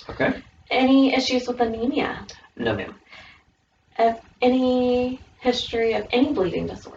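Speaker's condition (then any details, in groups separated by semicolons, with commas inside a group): No condition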